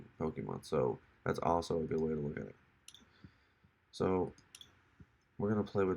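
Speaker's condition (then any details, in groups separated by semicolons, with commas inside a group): No condition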